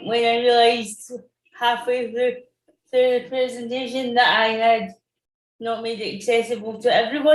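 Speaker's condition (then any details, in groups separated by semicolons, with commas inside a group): Cerebral palsy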